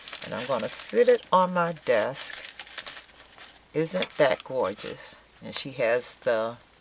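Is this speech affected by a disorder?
No.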